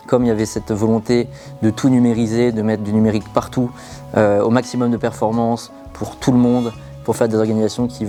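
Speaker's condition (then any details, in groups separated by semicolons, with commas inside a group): No condition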